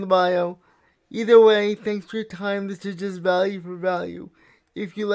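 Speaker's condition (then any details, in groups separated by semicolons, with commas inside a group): Cerebral palsy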